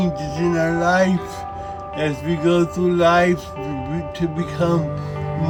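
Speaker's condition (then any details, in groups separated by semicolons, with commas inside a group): Cerebral palsy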